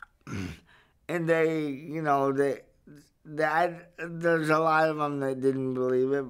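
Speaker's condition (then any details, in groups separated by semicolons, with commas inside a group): Cerebral palsy; verbal, able to speak up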